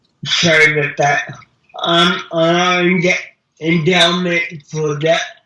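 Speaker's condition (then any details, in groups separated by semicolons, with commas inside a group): Cerebral palsy; mild speech impediment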